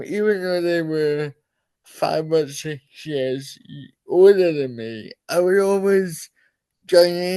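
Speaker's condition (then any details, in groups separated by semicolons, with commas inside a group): Cerebral palsy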